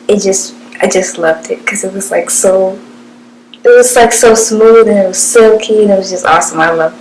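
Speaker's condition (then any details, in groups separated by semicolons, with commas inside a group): No condition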